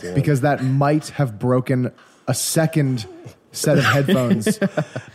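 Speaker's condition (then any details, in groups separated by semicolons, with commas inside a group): No condition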